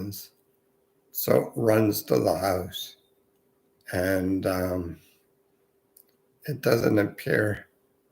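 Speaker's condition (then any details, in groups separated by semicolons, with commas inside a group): Multiple sclerosis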